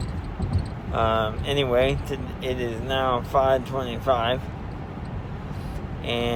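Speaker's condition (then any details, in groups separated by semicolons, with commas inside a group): Spastic diplegia cerebral palsy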